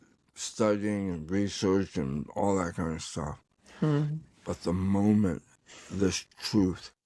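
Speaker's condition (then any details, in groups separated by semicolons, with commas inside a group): Tongue cancer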